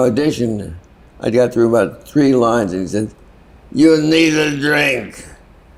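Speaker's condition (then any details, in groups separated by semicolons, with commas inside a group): Parkinson's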